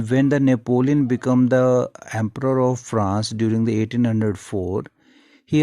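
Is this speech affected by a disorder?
No.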